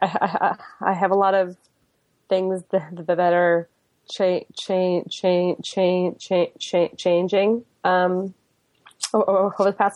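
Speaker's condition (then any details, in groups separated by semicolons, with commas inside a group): Stuttering; mainly repetitions, changes with life changes and stress; more stuttering and new blocks over past few weeks, amid stress, new er job; usually repetitions, recently hard blocks, varies day to day, feels out of control during blocks; repeated sounds, repeated words, prolonged sounds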